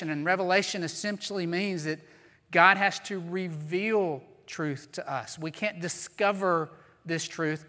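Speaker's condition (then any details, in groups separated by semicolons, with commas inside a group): No condition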